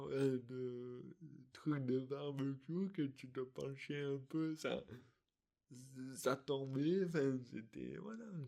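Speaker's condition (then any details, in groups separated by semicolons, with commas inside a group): Dystonia; articulation difficulties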